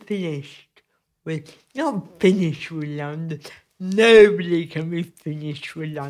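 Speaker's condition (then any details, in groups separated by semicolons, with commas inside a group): Cerebral palsy; frequent loss of balance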